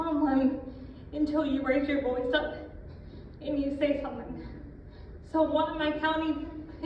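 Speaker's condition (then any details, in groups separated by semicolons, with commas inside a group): Cerebral palsy, spastic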